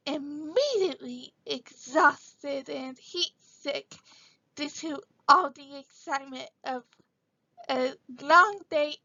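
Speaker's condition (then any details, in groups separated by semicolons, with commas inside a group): Cerebral palsy; sometimes a little hard to understand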